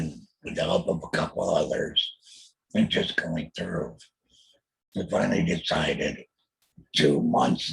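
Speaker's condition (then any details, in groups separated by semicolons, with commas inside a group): Total laryngectomy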